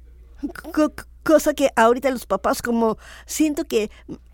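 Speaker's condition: Down syndrome; adult woman

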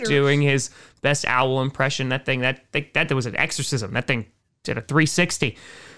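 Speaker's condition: No condition

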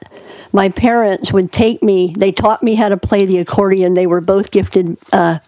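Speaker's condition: Cleft palate; born two months premature

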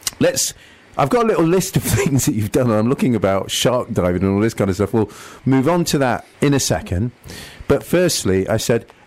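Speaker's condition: No condition

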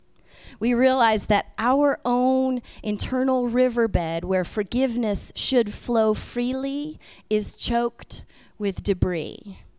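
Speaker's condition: No condition

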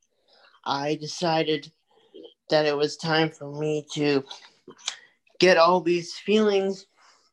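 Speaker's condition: Cerebral palsy; multiple surgeries since infancy

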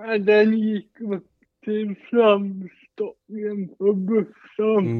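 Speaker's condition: Cerebral palsy, mild

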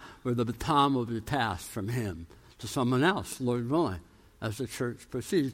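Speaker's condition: Tongue cancer, jaw reconstruction

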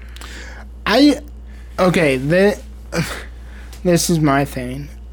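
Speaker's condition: Cerebral palsy, spastic

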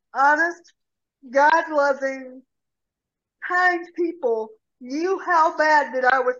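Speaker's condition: Cerebral palsy; steel mace and steel club training, walking while pushing grocery cart

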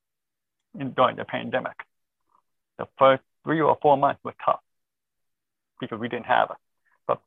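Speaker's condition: Deafness; born deaf, cochlear implant

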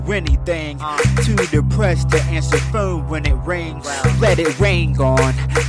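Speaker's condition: No condition

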